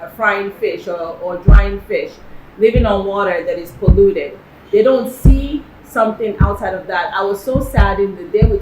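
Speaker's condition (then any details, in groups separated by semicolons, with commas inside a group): No condition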